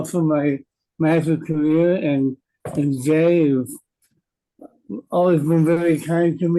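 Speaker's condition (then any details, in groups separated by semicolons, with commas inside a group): Cerebral palsy; present from birth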